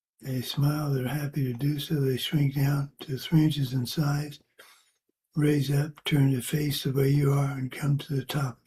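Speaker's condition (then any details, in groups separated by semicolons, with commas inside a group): Parkinson's; age 73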